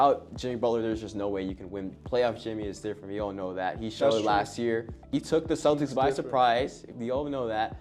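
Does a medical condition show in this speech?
No.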